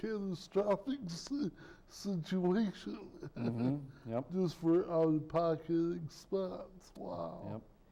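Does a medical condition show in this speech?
Yes: cerebral palsy; speech impairment.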